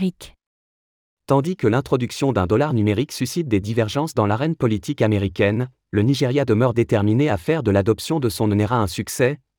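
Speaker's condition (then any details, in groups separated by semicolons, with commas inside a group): No condition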